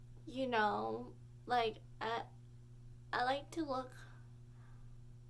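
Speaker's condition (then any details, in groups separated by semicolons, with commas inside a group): Cerebral palsy; spastic type, prenatal stroke, whole body, right side weakest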